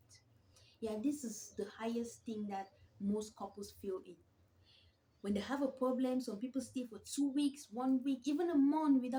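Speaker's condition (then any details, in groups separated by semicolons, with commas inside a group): No condition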